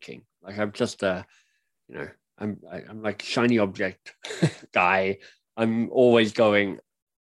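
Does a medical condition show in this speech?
Yes: cleft lip and palate; speech impediment.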